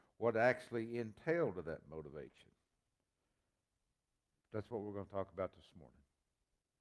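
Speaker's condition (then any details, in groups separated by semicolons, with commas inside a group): No condition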